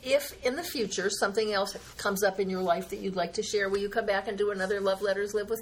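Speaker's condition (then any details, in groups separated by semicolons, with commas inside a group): No condition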